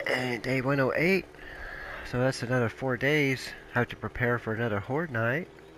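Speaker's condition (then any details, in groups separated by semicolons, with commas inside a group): No condition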